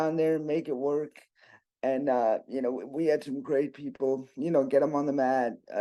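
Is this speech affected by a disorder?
Yes: cerebral palsy.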